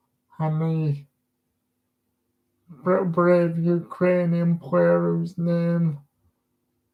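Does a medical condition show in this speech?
Yes: cerebral palsy.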